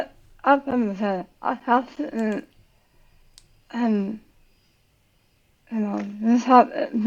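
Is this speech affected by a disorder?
Yes: tongue cancer surgery.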